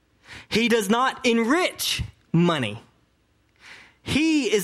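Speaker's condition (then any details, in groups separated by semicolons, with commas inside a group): No condition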